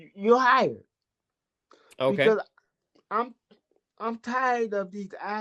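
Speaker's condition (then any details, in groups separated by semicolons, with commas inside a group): Cerebral palsy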